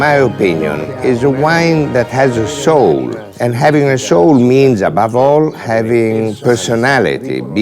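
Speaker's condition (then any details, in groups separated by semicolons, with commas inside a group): No condition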